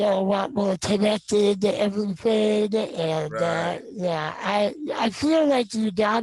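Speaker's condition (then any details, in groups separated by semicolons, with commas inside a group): Non-progressive muscular dystrophy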